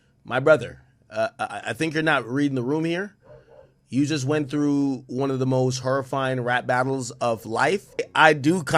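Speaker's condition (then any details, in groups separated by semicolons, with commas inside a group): No condition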